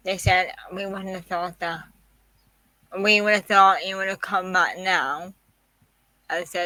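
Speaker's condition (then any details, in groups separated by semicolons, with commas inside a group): Quadriplegic cerebral palsy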